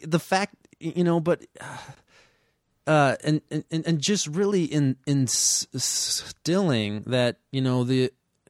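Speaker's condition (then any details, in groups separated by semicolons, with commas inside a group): Stuttering; past therapy with fluency training, avoidance reduction, same therapy as Roisin; tightening during blocks, struggle in technical talk, can modify stutter; repeated sounds, prolonged sounds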